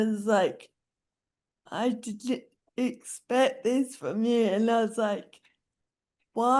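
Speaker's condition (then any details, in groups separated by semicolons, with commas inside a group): Friedreich's ataxia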